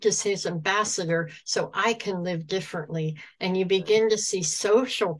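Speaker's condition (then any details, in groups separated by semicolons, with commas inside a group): Cleft palate; congenital, very severe, no nose, no upper lip; 26 major operations in first 15 years, nearly lived in hospital until three, then summers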